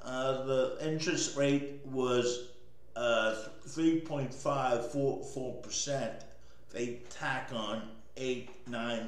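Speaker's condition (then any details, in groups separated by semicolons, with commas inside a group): Cerebral palsy; speech may sound drunk or drugged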